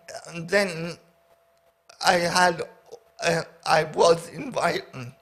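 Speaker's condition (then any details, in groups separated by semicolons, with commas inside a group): Paraplegia with essential tremor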